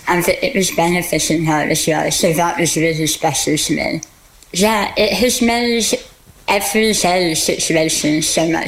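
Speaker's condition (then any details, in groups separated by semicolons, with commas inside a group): Tongue removal after cancer; squamous cell carcinoma of tongue diagnosed at 26, most of tongue surgically removed; bespoke silicone prosthetic tongue from Guy's and St Thomas' NHS trust, therapist Carolyn Doughty; speech problems after treatment, used speech assistance technology on calls, prosthesis makes speaking easier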